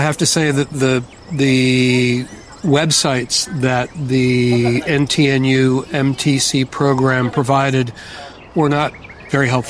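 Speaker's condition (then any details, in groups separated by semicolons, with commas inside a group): No condition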